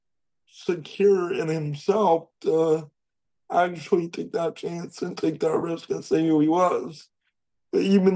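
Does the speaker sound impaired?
Yes: cerebral palsy; speech somewhat affected by cerebral palsy, able to speak, jokes of having voice for print.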